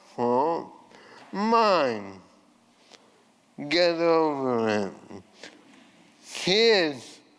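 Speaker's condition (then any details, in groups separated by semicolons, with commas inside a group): ALS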